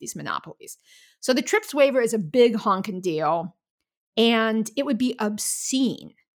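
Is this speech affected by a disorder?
No.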